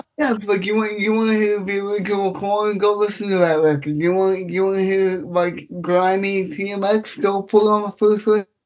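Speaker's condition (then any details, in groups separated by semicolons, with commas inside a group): Cerebral palsy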